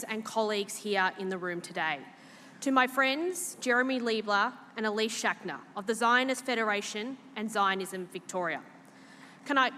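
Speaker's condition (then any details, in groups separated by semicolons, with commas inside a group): No condition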